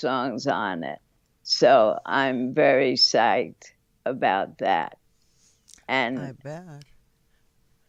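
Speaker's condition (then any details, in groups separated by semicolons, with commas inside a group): Parkinsonism from lyme disease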